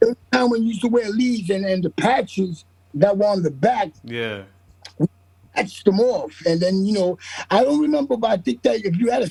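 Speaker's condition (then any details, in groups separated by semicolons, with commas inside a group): No condition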